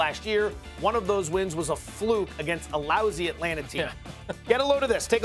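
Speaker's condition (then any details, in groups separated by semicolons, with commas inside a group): No condition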